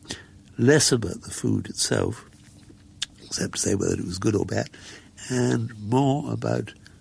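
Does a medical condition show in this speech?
Yes: muscular dystrophy; progressive, death predicted at 16 but now nearly 70, wheelchair user, walked earlier; gradually able to do less, helped around by carers.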